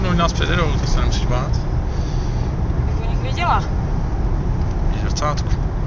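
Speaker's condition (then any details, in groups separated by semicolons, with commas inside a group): No condition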